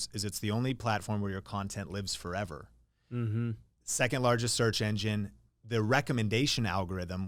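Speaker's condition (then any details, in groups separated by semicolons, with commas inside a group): No condition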